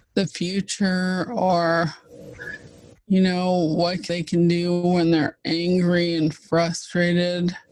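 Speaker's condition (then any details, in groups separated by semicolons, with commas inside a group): ALS (Lou Gehrig's disease); fast progressing form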